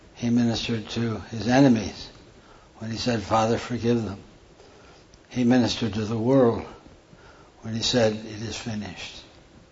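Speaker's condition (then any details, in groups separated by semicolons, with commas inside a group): Parkinson's; hand tremor during talk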